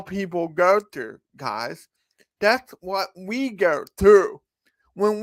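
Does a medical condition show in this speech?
Yes: cerebral palsy; from birth.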